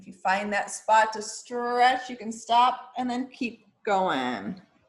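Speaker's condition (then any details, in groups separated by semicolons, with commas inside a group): No condition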